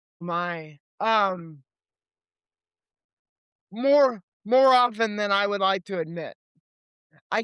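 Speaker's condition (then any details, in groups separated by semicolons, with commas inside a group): Cerebral palsy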